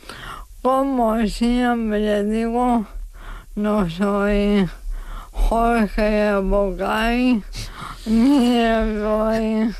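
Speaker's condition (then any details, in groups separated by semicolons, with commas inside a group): ALS; diagnosed at about age 35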